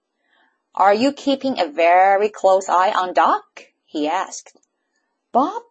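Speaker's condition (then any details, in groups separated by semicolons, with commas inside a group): No condition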